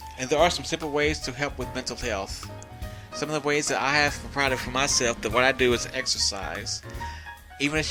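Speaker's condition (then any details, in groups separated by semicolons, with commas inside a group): No condition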